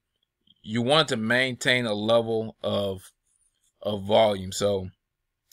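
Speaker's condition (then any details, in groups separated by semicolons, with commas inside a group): No condition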